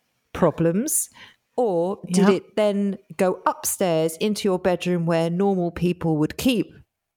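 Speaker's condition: No condition

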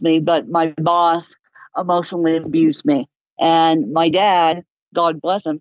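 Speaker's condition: Cerebral palsy, moderate; can talk

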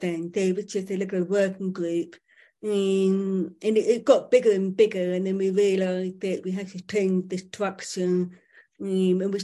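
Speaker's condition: Profoundly deaf, born profoundly deaf; profound deafness from birth

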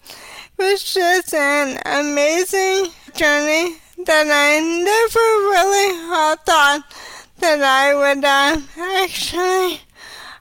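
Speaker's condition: ALS; diagnosed at about age 33, quickly progressed to walking with cane, recumbent three-wheel trike pedaled with feet

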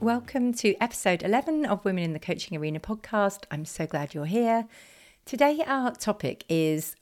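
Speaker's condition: No condition

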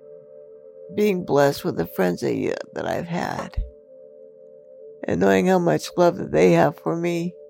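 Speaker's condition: Multiple system atrophy; brain does not signal breathing

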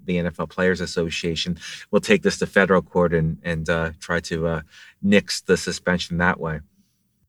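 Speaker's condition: No condition

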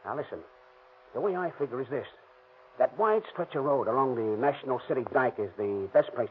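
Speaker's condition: No condition

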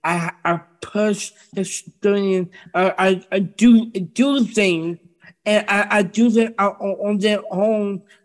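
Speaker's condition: Down syndrome

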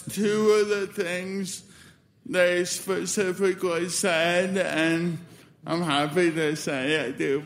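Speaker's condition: Spastic cerebral palsy; age 34, walks with limp, no longer falls, poor fine motor control, never written

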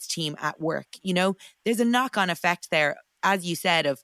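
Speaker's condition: No condition

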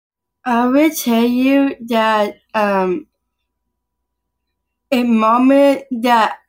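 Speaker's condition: Down syndrome; congenital, hypotonia at birth, diagnosed hours after birth, high marker on alpha fetoprotein test at 16 weeks; short ungrammatical phrases, asks mother what to say, mother Sandy prompts answer

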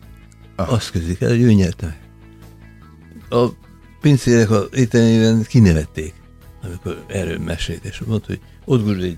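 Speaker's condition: Parkinson's disease; qigong exercises with other Parkinson's patients

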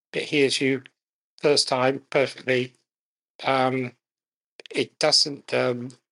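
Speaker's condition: Muscular dystrophy; very slowly progressive muscular dystrophy, severe physical disability, relies on voice control of devices

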